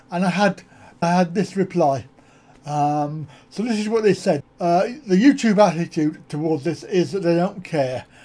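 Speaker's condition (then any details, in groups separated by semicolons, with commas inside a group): Cerebral palsy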